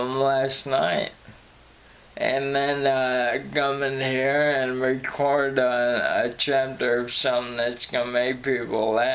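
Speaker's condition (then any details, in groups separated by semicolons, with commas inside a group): Friedreich's ataxia; voice crackles when stressed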